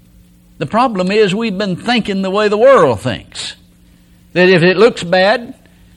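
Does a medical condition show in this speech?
No.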